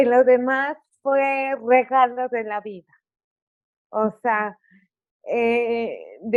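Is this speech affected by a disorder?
Yes: cerebral palsy; articulation affected.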